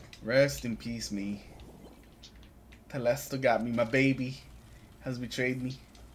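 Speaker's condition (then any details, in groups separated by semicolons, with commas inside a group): No condition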